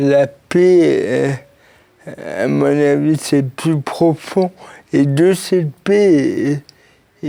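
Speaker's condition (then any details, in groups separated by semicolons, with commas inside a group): Cerebral palsy; since birth, birth injury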